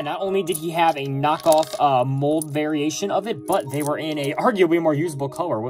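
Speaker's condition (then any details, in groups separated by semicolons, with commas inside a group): No condition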